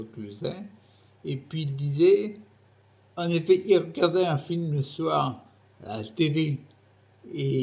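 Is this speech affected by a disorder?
Yes: primary progressive multiple sclerosis.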